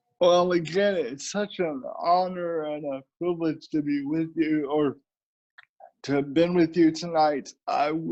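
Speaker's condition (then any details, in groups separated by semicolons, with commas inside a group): Cerebral palsy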